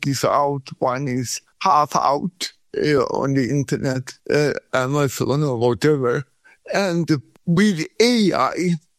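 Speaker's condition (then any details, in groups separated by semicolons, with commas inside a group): Cerebral palsy; cramp free after 5 days in Thailand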